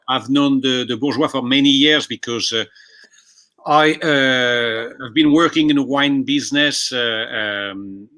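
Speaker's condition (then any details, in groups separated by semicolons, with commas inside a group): No condition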